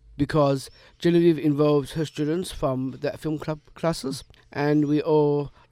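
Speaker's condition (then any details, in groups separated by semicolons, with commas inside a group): Down syndrome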